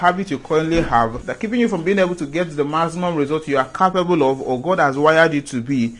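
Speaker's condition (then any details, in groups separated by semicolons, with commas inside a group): No condition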